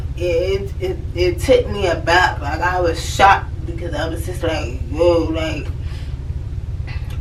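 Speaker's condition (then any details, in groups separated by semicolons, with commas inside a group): Cerebral palsy; from birth, left leg affected; trips over own feet, tires easily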